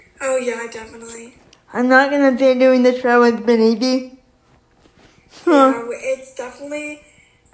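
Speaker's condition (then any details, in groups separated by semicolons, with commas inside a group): Cerebral palsy; can speak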